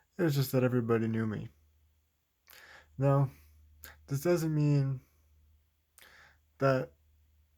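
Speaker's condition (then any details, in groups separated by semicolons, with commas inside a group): Cerebral palsy, spastic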